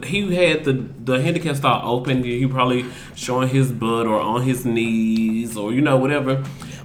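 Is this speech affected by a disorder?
No.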